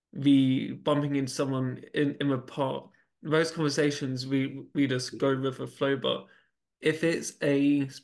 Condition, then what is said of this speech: Stuttering. Some people don't even notice my stammer, but I notice it way more than other people do.